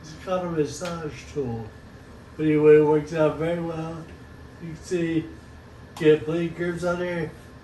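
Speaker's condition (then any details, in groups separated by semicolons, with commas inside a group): Friedreich's ataxia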